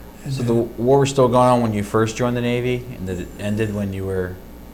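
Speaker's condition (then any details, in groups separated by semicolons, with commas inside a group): No condition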